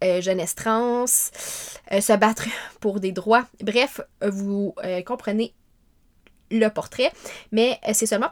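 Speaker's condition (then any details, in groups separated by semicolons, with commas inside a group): Stuttering; meditation practice for some years, found helpful; prolonged sounds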